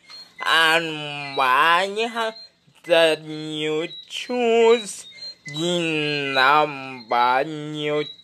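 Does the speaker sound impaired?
Yes: speech impediment; no speech therapy yet, would need therapy to go on camera.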